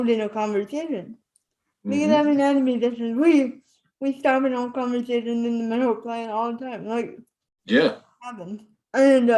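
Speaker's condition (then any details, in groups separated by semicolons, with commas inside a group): Spastic cerebral palsy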